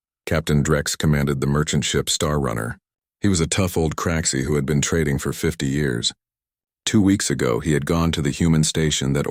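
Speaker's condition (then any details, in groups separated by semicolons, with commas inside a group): No condition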